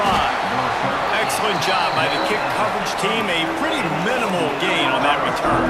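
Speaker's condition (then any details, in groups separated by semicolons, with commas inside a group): No condition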